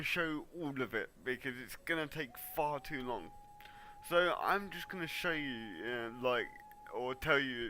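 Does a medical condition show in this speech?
Yes: cerebral palsy.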